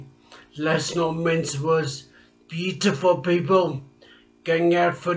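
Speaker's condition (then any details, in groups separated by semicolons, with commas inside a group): Traumatic brain injury; speech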